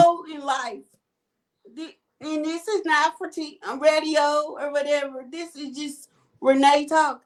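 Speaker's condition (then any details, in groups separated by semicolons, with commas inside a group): Cerebral palsy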